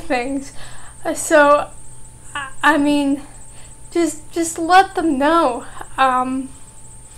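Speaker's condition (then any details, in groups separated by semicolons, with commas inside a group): Cerebral palsy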